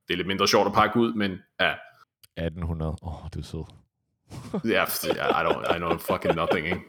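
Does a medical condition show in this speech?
No.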